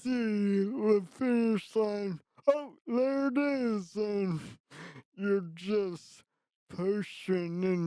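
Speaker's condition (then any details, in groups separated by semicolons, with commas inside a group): Traumatic brain injury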